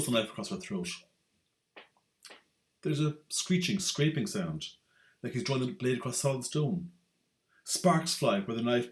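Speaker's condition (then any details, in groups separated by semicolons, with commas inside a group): No condition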